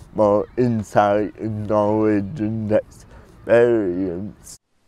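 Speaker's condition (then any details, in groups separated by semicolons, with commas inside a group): Cerebral palsy; predicted never to talk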